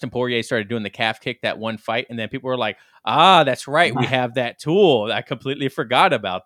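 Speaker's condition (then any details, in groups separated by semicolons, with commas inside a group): No condition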